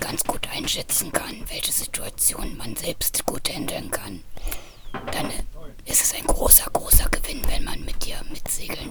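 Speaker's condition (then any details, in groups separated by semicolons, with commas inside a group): Voice disorder after laryngeal cancer, radiation scarring of vocal folds; laryngeal cancer treated with radiation and chemotherapy, vocal cord scarring from radiation, swallowing disorder; vocal cord problems, voice somewhat quieter, audibly affected, recording volume turned up high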